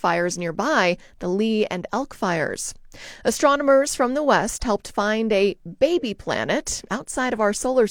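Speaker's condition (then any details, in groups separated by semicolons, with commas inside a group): No condition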